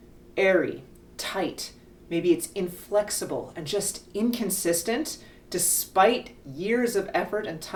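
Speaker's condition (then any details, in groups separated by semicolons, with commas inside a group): No condition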